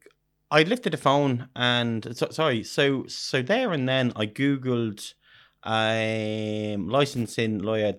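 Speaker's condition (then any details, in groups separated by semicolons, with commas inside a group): Stutter; about five times worse when speaking German; repeated sounds, blocks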